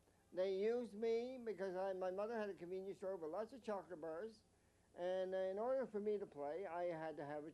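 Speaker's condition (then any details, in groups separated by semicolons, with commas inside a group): Mild cerebral palsy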